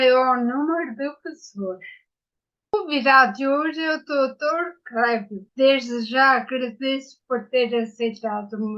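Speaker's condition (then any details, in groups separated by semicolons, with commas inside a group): Ataxia after brain injury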